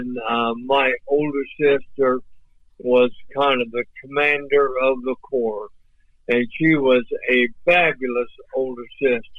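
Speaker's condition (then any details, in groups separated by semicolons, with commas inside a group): ALS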